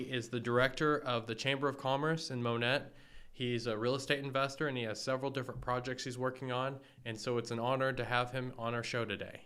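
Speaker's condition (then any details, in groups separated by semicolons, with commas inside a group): No condition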